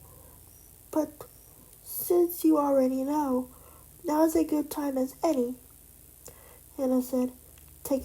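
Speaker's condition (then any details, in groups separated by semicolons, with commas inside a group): Cerebral palsy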